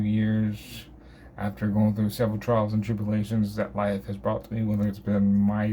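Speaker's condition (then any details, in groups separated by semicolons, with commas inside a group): Cerebral palsy; from birth, affects motor skills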